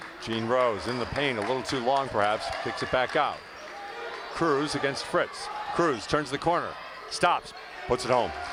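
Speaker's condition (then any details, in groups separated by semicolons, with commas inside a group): No condition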